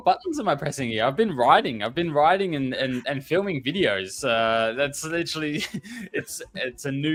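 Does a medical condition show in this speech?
No.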